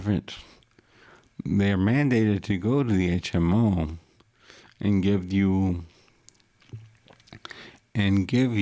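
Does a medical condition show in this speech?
Yes: cerebral palsy; wheelchair user.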